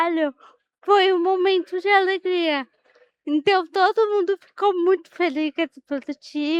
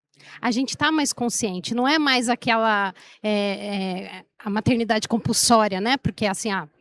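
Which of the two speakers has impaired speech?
The first: cerebral palsy; from birth, oxygen deprivation at delivery, physical only.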